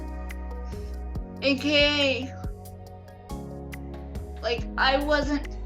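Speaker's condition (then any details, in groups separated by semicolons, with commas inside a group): Cerebral palsy; audible breath support sounds, may resemble crying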